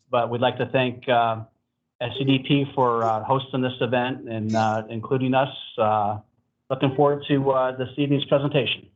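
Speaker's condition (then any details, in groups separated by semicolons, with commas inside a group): No condition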